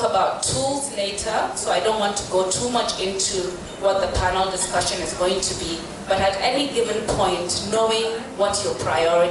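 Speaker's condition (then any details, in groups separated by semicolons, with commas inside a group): No condition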